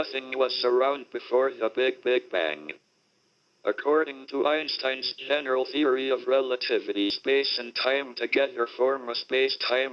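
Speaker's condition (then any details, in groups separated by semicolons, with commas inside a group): Motor neuron disease, speech-generating device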